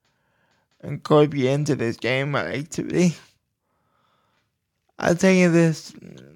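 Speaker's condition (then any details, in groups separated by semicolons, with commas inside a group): Cerebral palsy; low voice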